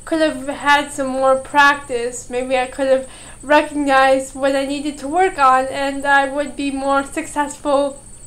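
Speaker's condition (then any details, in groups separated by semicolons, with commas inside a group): Cerebral palsy, mild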